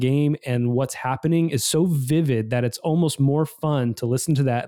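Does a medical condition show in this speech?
No.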